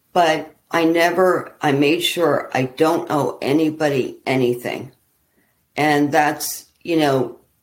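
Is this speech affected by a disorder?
Yes: ALS; walking impaired.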